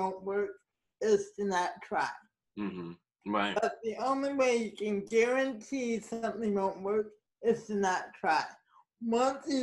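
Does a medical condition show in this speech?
Yes: cerebral palsy; speech can sound drunk.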